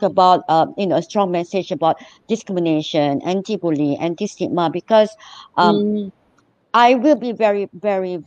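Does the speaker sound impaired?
Yes: cleft lip and palate; congenital cleft lip and palate splitting into nose, 8 to 10 surgeries from 3 months to age 30; born with speech impediment from palate break, about 1 to 1.5 years speech therapy.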